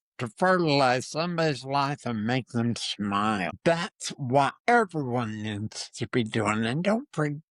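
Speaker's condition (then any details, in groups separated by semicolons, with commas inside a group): Parkinson's disease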